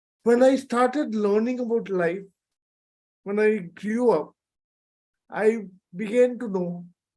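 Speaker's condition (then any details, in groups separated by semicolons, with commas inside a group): Cerebral palsy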